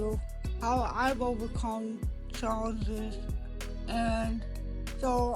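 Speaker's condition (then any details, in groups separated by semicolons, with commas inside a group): Cerebral palsy; later onset, hearing loss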